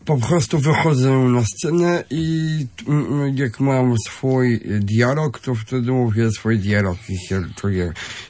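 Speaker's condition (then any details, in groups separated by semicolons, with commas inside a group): Down syndrome; adult, 27 years old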